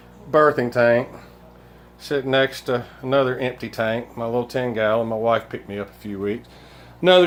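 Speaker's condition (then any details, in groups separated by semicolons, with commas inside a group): No condition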